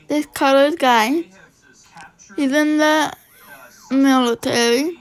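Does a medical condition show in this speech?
Yes: cerebral palsy.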